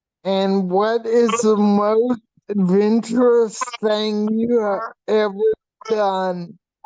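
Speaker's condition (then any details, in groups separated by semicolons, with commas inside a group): Hydrocephalus with shunt failure; condition causes speech pattern, previously liquid diet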